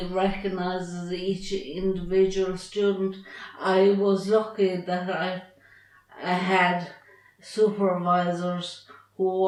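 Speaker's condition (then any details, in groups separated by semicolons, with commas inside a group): Traumatic brain injury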